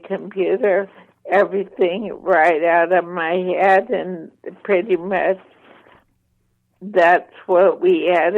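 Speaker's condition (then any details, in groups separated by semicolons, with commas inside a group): ALS, mild; voice slightly impaired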